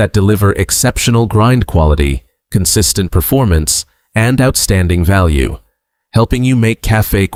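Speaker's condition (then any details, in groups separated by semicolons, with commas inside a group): No condition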